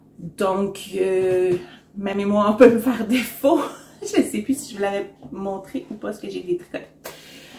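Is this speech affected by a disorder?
No.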